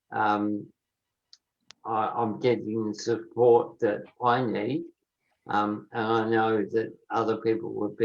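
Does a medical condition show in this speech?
Yes: motor neurone disease.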